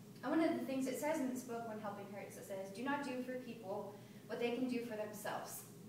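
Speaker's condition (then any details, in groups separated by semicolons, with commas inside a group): No condition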